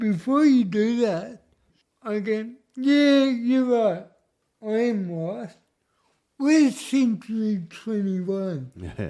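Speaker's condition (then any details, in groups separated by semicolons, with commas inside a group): Cerebral palsy; speech noticeably affected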